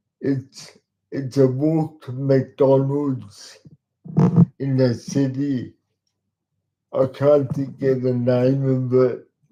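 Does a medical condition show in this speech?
Yes: cerebral palsy; talks slowly.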